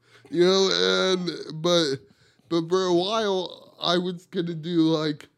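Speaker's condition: Cerebral palsy; wheelchair user

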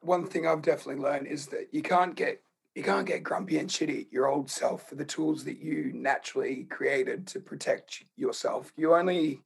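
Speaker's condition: Laryngeal cancer; in voice box

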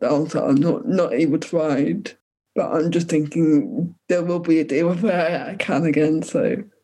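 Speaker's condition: Cerebral palsy; tight tense muscles

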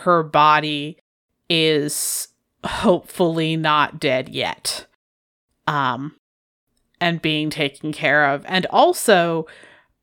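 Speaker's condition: No condition

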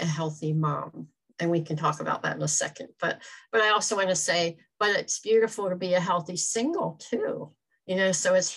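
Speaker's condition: Cleft palate; congenital, extremely severe

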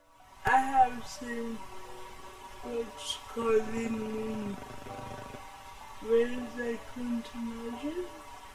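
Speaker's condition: Cerebral palsy; adult

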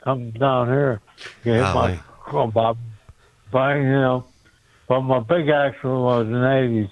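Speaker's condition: Speech impediment; big accident, hit by three cars, pronounced dead three times; taught to suck in saliva to sound better, sounds a little better

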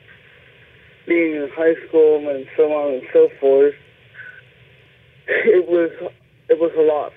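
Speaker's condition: Cerebral palsy; speech impediment while growing up

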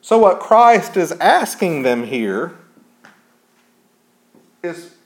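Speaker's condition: No condition

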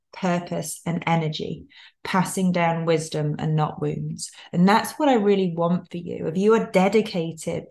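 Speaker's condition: No condition

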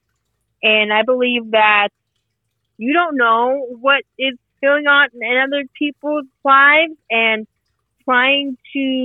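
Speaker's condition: Mitochondrial disease with stutter; mitochondrial neuropathy, ATP deletion, damaged muscles and nerves, energy crises, misdiagnosed cerebral palsy, diagnosed at 15; physical therapy twice weekly, gym, medication, good and bad days, progressive regression, gait changes, falls; stutters more when stressed; prolonged sounds

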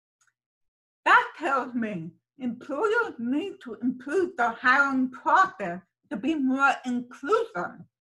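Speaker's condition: Deafness, sensorineural hearing loss; raised oral

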